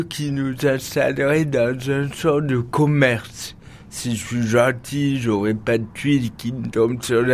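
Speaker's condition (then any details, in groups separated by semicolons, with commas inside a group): Cerebral palsy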